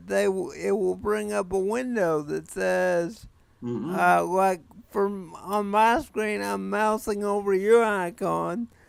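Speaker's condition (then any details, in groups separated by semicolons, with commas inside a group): Cerebral palsy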